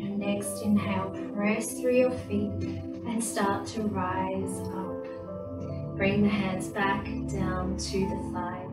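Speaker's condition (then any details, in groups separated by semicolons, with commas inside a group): No condition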